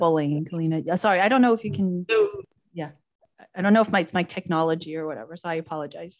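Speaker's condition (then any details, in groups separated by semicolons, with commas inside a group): No condition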